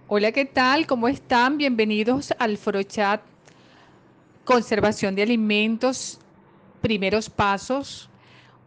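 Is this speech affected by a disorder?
No.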